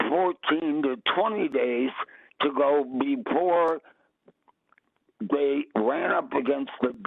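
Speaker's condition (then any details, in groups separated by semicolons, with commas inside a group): Vocal cord cancer; difficulty speaking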